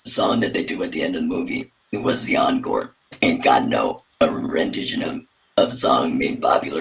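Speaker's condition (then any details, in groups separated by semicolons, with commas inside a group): Laryngectomy; slower with more pauses, no laughter sound, breaks help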